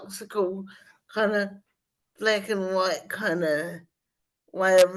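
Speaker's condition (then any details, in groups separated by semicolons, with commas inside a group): Spastic cerebral palsy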